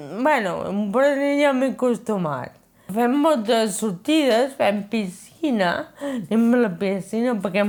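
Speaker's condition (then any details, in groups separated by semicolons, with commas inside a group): Hereditary ataxia; inherited degenerative ataxia; progressive, losing faculties over time; speaking harder as disease progresses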